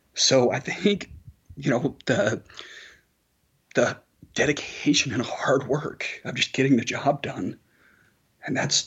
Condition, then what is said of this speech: Spasmodic dysphonia. So I do consider myself lucky to be one of the lucky ones that have this, where I can still communicate and be heard.